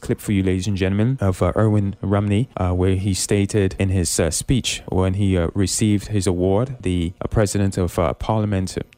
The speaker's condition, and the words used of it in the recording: None; typical speech.